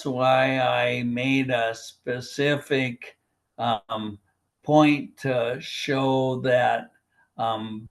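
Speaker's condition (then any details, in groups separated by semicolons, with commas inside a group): Primary lateral sclerosis, bulbar onset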